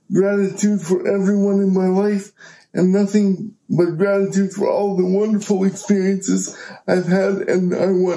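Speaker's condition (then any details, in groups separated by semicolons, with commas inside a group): Cerebral palsy; present from birth, uses power wheelchair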